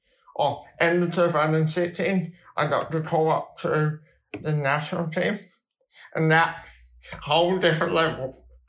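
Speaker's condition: Cerebral palsy

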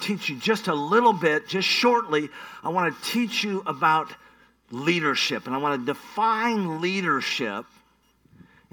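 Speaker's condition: Cleft palate; revived by nurse

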